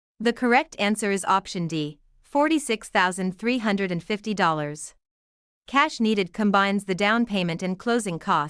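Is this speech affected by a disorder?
No.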